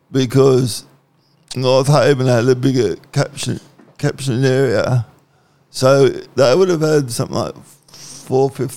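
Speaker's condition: Cerebral palsy; once cold stays cold

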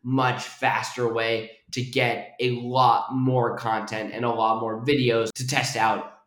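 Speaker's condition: No condition

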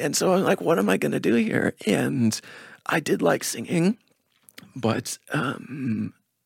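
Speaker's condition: Spasmodic dysphonia; onset age 18, worsened over years, linked to singing training, Botox every 6 weeks offered, energy healing; speaks in higher pinched tone to reliably get words out, lower voice inconsistent; lower voice less consistent, higher pitch more pinched but words get out

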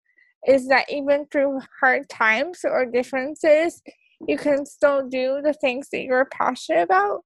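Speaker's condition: Cerebral palsy; wheelchair use, onset before birth

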